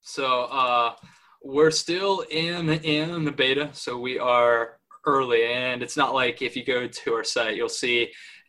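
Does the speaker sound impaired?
Yes: stutter; much more severe in the past; milder than before, noticeable in conversation; used to be much worse; here repeated words, prolonged sounds.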